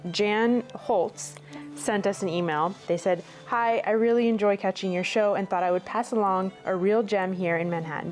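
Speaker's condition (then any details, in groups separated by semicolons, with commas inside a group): No condition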